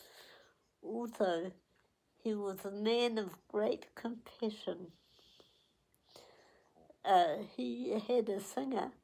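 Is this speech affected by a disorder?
Yes: cerebral palsy; onset at 8 days old.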